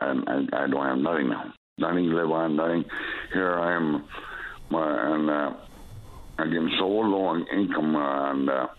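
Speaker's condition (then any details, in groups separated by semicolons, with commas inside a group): Stroke; two strokes, first in 2019, brain function affected; slurred speech at times, glitches and missing words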